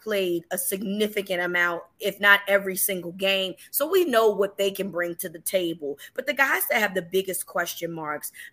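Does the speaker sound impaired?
No.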